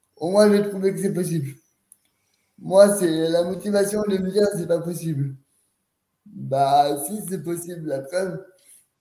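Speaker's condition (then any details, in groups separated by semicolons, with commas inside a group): Cerebral palsy; since birth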